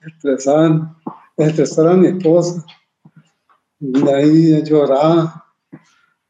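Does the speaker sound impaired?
Yes: Parkinson's disease; onset around age 29, 23 years since onset.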